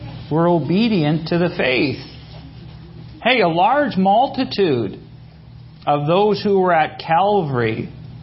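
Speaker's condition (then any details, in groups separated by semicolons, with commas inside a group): No condition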